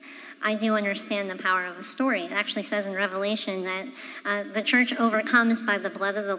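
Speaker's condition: Cleft palate; congenital

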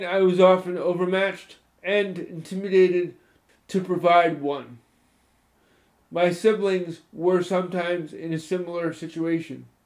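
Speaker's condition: Spastic cerebral palsy; from spinal meningitis, born 2 months premature, four childhood surgeries, weekly physical, occupational therapy; stiff, tight, involuntary muscle movements, mainly legs, moderately impaired balance, coordination, uses crutches, slow hands; in childhood froze under stress, could not speak or defend self verbally

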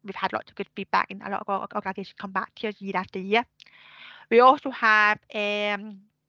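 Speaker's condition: Deafness; speech sometimes affected

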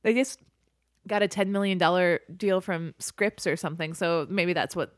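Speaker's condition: No condition

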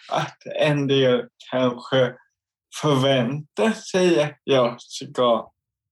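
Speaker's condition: Cerebral palsy; motor skills and balance affected

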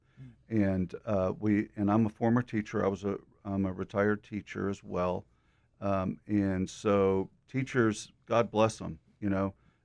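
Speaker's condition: No condition

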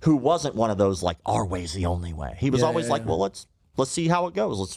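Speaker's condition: Cleft lip and palate

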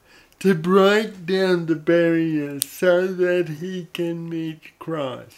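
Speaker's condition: Cerebral palsy; odd sort of voice

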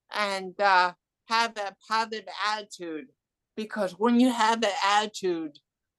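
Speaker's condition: Cerebral palsy and hearing loss; adult

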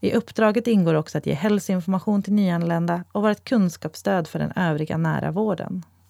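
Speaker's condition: No condition

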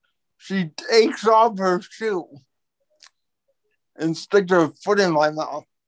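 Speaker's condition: Cerebral palsy; quadriplegic, wheelchair user, can chew and eat solid food; age 32

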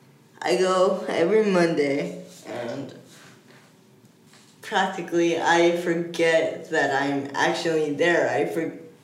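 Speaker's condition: Cerebral palsy; diagnosed around 40 months, ongoing hippotherapy, therapy at children's rehabilitation institute (CRIT); age 12, almost 13, uses wheelchair

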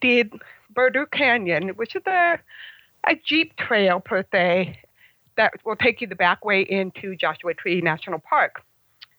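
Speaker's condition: Congenital hearing loss; about 75% hearing loss

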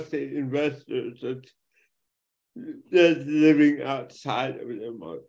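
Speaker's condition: Cerebral palsy; affects speech

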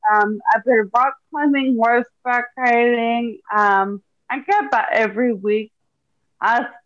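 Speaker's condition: Ataxia; stroke during benign brainstem tumor surgery at 26, right side numb, wheelchair one year; had speech, physical and occupational therapy

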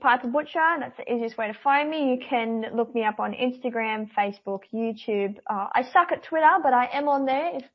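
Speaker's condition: Cleft palate; congenital cleft palate

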